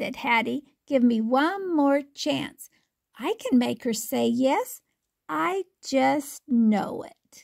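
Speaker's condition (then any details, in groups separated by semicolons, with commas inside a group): No condition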